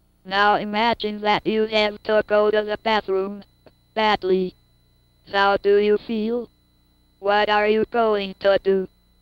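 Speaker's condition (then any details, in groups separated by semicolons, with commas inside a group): Cerebral palsy; likely from viral encephalitis in infancy, cannot move limbs; onset in infancy, uses word boards; cannot speak, communicates via word boards and facial expressions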